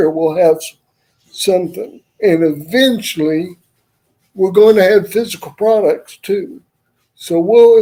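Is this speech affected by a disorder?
Yes: cerebral palsy; uses wheelchair.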